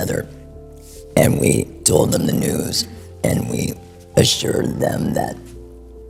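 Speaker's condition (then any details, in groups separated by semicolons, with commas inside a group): Head and neck cancer; diagnosed 27 years ago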